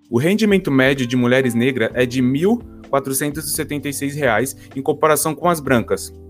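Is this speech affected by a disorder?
No.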